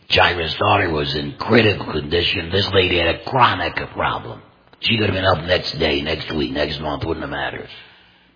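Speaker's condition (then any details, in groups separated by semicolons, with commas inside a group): Total laryngectomy, complete laryngectomy, voice prosthesis; unusual tone of voice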